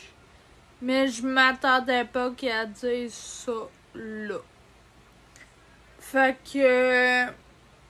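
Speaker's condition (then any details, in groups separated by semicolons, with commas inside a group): Ataxia; degenerative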